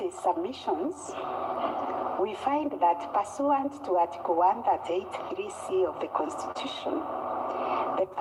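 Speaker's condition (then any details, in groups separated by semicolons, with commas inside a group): No condition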